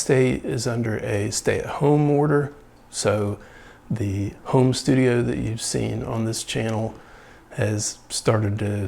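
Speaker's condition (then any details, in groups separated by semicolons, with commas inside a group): No condition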